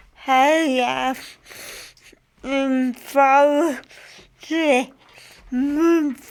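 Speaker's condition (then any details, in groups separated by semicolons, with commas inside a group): Cerebral palsy; from birth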